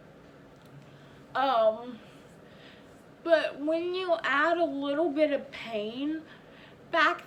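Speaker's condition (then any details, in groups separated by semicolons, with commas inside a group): Cerebral palsy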